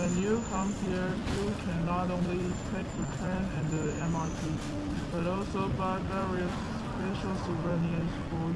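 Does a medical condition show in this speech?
No.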